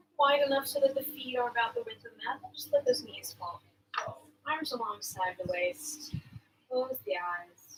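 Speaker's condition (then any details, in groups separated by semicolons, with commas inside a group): No condition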